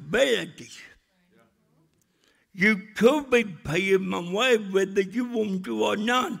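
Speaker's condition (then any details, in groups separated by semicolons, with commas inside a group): Cerebral palsy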